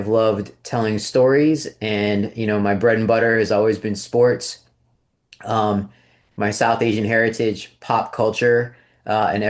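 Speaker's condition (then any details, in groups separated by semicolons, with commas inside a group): No condition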